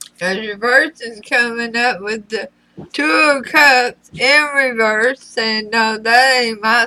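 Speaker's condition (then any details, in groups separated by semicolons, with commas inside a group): Throat cancer radiation damage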